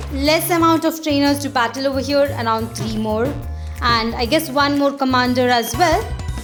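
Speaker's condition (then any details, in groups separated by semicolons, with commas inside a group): No condition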